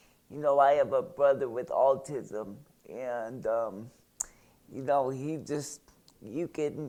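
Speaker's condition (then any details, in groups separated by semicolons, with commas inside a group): Cerebral palsy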